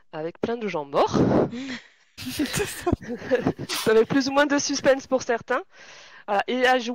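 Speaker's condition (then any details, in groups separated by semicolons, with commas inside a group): No condition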